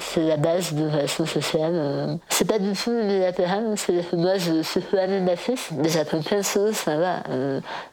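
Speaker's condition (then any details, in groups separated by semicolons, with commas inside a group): Total glossectomy; base of tongue cancer, ventilator via tracheostomy, temporary laryngectomy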